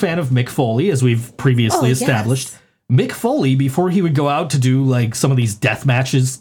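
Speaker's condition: No condition

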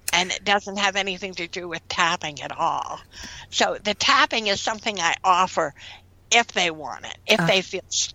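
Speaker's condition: Cleft lip and palate, severe

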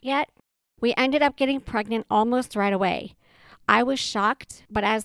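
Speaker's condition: Cleft palate with Pierre Robin, Pierre Robin sequence, no cleft lip; scarred eardrums from four tube sets

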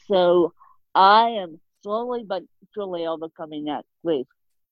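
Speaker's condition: Cerebral palsy; about a thousand daily

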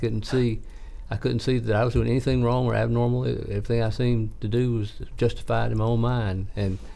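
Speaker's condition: Parkinson's disease; young onset age 39, about 16 years, first limited wrist extension, dystonia until deep brain stimulation; L-dopa treatment, bilateral deep brain stimulation, two surgeries

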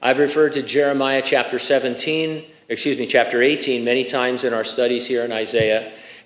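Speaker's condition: No condition

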